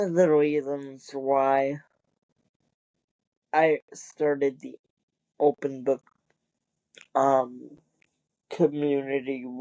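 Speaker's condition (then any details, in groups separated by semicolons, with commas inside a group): Cerebral palsy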